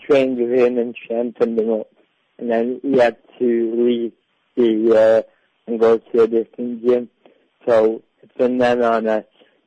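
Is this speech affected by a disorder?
Yes: cerebral palsy; cerebral palsy from birth, predicted never to walk, walked with walking frame, prone to rounded shoulders; delayed development and talking, speech therapy paid by parents.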